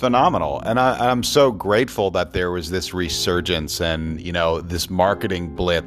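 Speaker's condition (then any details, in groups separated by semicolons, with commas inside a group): No condition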